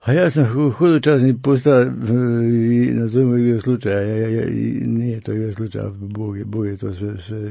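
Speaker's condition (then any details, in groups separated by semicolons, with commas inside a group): Parkinson's disease; Parkinson's disease for several years, diagnosed in adulthood, recent rehabilitation stay in Šibenik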